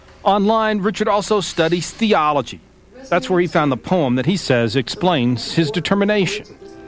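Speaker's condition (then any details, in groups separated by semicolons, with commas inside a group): No condition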